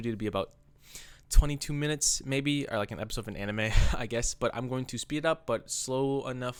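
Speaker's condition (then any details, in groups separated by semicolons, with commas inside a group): No condition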